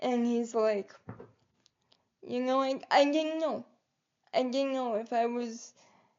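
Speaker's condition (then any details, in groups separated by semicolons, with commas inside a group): Cerebral palsy; quadriplegic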